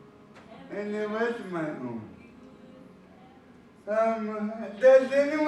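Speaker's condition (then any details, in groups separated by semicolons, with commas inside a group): Cerebral palsy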